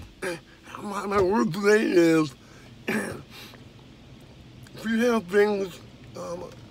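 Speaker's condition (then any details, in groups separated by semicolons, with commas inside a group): Dystonia; very bad day, frequent bad days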